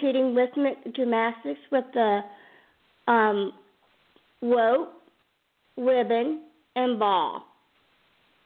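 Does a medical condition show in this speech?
Yes: Down syndrome; chromosome disorder, present from birth.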